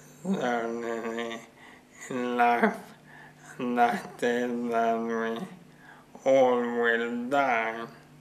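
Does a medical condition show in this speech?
Yes: motor neuron disease; bulbar involvement.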